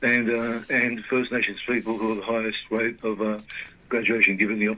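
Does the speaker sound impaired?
Yes: Parkinson's disease; diagnosed 2019, led to retirement; limited capacity, can't do much more.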